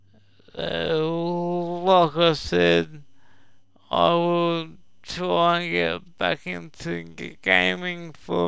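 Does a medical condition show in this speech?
Yes: cerebral palsy.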